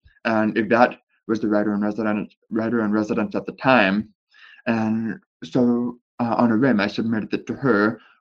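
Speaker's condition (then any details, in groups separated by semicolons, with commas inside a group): Deafness with speech impediment; born deaf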